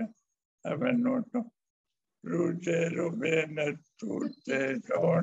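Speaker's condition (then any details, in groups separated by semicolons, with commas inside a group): Amyotrophic lateral sclerosis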